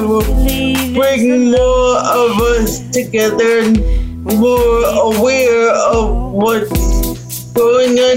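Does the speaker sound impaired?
Yes: cerebral palsy; spastic quadriplegia, mainly affects legs, spastic fibers in most muscles throughout body, not overpowering; 41 years old; neck muscles still coordinate for speech, can still speak.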